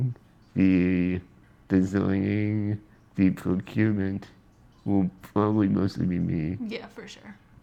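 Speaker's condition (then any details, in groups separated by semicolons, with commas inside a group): Spinal muscular atrophy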